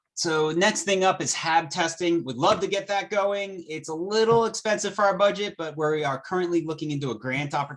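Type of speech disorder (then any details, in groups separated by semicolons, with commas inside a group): None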